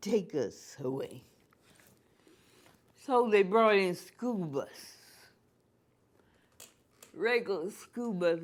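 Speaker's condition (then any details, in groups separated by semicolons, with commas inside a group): Cerebral palsy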